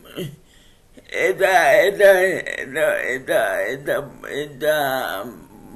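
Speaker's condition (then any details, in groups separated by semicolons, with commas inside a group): Cerebral palsy; speech affected by condition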